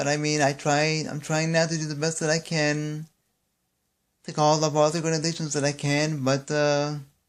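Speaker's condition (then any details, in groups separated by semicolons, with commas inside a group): Cerebral palsy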